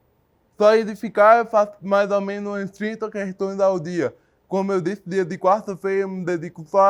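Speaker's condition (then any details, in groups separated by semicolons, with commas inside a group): Cerebral palsy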